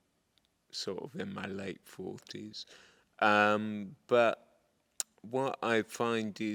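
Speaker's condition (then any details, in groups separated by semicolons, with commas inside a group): Multiple sclerosis; progressive form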